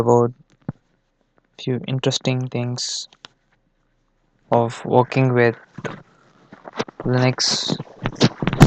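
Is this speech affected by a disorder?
No.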